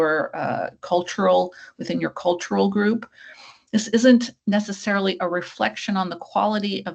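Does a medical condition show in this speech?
No.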